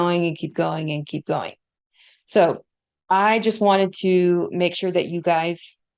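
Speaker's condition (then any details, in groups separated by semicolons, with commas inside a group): No condition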